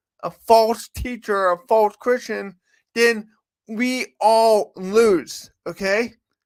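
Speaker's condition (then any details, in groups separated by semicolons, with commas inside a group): Cerebral palsy; from birth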